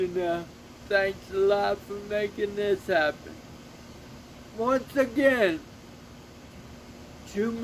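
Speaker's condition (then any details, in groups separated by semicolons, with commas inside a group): Cerebral palsy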